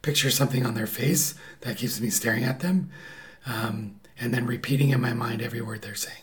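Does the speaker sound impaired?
Yes: paralyzed vocal cord; caused by thyroid cancer; voice sounds different because of paralyzed vocal cord.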